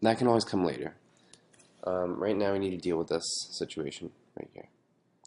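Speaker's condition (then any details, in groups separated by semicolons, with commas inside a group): No condition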